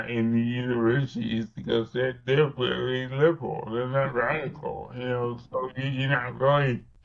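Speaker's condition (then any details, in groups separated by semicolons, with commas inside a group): Cerebral palsy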